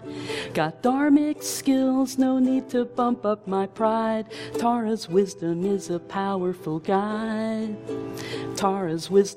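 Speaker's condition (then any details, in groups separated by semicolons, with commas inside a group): No condition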